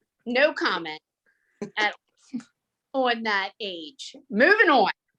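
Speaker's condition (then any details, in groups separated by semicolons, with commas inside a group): No condition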